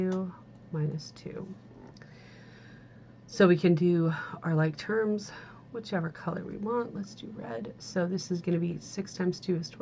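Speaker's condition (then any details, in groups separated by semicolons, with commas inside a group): No condition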